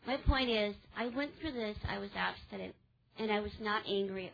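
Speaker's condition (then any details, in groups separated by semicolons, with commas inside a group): Cleft palate; congenital, repaired age 3, 14 adult teeth missing, dental surgeries, hip bone graft above upper lip; infant feeding difficulty with weight loss, ongoing dental problems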